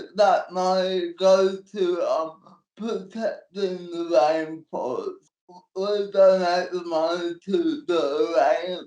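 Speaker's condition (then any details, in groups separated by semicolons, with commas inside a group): Cerebral palsy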